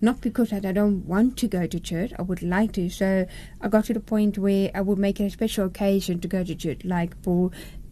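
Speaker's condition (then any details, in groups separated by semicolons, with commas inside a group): Profound hearing loss; congenital, hearing aids from 8 months, bilateral cochlear implants, first implant at 27; listening fatigue despite implants, mini mic connected to computer, captions, lip reading; learned to speak by oral method at Carl De Toy deaf school, speech rehabilitation after implant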